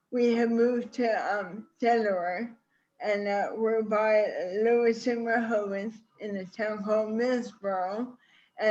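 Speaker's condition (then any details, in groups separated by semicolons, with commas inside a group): ALS; primary lateral sclerosis, legs, arms and speech affected, onset with falls; diagnosed about 8 years ago, uses walker, independent self-care; speech slowing over about 4 years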